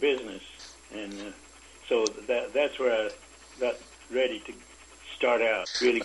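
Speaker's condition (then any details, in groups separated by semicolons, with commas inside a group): Parkinson's disease; about 25 years since onset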